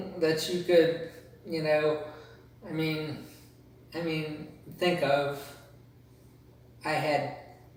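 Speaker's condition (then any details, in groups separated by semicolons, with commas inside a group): Cerebral palsy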